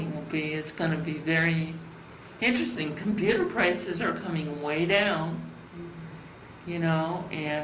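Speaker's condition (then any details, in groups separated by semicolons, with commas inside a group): Cerebral palsy; from birth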